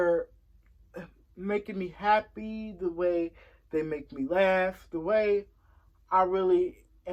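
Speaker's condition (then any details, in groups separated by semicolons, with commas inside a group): Cerebral palsy; since early childhood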